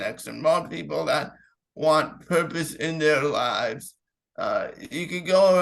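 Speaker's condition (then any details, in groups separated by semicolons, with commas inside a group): Cerebral palsy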